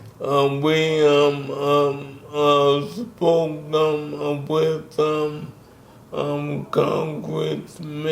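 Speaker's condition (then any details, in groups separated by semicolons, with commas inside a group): ALS; bulbar onset, first symptom raspy voice; still able to speak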